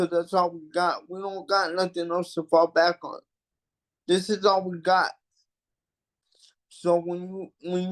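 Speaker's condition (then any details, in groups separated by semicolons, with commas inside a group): Cerebral palsy; mild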